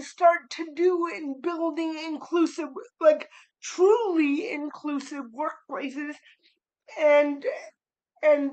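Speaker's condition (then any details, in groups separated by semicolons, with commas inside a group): Cerebral palsy; spastic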